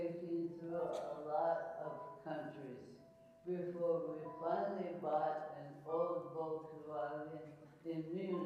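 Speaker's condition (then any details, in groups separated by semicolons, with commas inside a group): ALS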